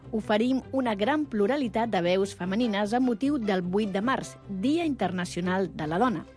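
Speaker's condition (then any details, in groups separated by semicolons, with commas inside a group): No condition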